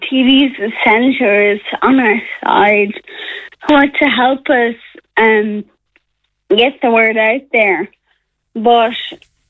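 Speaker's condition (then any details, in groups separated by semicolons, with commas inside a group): Friedreich's ataxia; seeking HSE funding for sky clarys drug in Ireland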